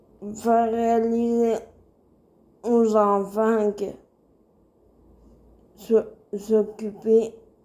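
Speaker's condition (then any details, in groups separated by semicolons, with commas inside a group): Cerebral palsy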